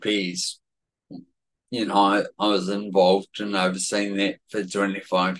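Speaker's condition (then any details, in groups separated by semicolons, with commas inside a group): Cerebellar atrophy, genetic; speech affected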